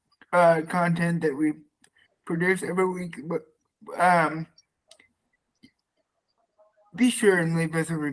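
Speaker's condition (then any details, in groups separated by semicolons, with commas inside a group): Cerebral palsy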